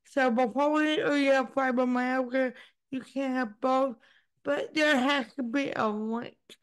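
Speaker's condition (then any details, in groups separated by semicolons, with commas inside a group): Cerebral palsy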